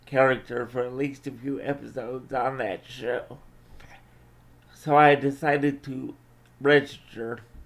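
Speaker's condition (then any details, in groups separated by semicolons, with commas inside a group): Cerebral palsy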